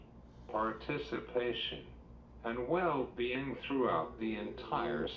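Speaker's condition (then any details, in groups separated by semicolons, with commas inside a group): Cerebral palsy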